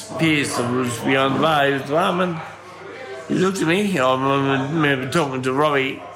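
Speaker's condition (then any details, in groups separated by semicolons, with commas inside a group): Ataxia from brain damage, cerebellar; 2 years hospital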